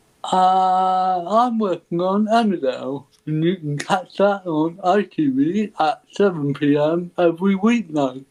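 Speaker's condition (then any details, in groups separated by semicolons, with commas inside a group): Cerebral palsy; ataxic type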